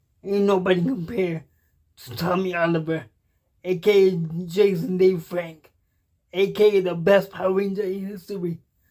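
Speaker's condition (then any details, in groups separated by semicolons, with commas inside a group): Cerebral palsy; cannot walk, uses wheelchair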